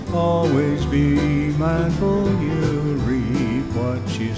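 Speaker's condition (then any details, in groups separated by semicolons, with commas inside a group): No condition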